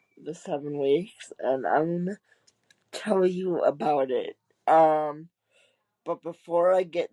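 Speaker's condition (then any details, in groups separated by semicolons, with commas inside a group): Cerebral palsy; wheelchair user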